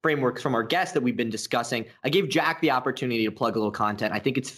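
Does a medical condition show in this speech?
No.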